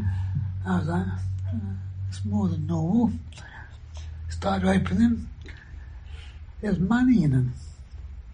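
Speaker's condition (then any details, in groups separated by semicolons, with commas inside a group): Throat cancer surgery, vocal injections; two or three words per breath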